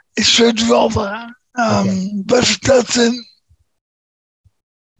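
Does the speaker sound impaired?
Yes: neurofibromatosis type 2; genetic nerve tumors since 2011-2012, deaf one ear, hearing and vision loss, two prior brain surgeries; voice shot from brain stem tumor, surgery hoped to improve voice and hearing.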